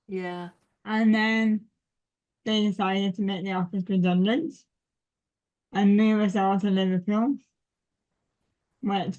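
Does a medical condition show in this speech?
Yes: cerebral palsy.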